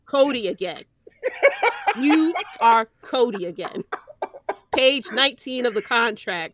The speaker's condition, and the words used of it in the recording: None; typical speech.